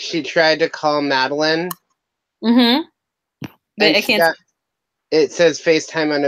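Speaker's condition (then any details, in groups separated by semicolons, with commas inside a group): No condition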